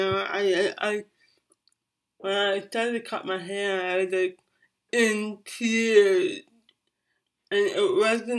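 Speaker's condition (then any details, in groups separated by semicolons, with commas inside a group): Cerebral palsy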